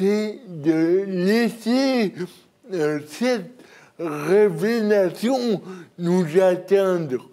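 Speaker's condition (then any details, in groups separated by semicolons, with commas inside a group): Cerebral palsy; birth injury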